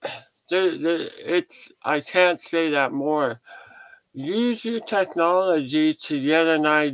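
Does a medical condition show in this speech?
Yes: head and neck cancer surgery; 43% five-year survival odds then.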